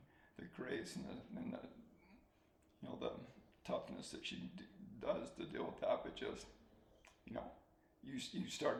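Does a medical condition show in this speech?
Yes: ALS; soft spoken, swallowing getting harder.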